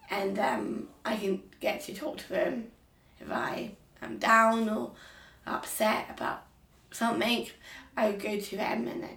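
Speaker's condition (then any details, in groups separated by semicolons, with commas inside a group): Down syndrome; Down syndrome since birth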